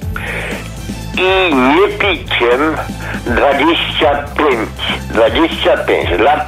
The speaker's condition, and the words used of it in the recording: Stroke. Może się źle wypowiem, ale bo jestem po udarze.